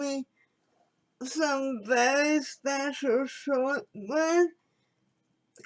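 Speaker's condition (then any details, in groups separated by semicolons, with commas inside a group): Cerebral palsy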